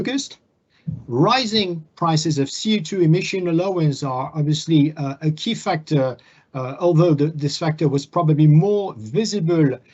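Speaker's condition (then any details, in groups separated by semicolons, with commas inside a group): No condition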